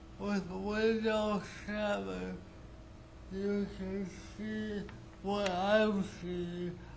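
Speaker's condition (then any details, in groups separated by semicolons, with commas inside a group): Speech impairment after birth surgery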